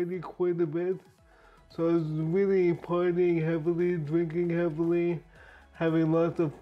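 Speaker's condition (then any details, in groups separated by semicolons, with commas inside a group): Brain injury; brain and spinal cord injury, drink-driving crash; slow progression after coma, physiotherapy, speech therapy; speech therapy, speech now fairly understandable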